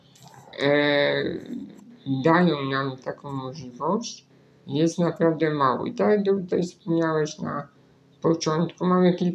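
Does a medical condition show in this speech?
Yes: spinal muscular atrophy; cannot use normal keyboard, uses phone touchscreen connected directly to computer, right-click via two keys.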